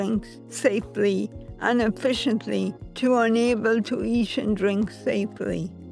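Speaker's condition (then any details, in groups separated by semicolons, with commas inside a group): Cerebral palsy; difficulty eating, drinking and swallowing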